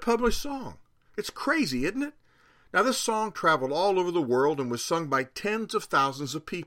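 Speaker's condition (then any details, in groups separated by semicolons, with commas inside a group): No condition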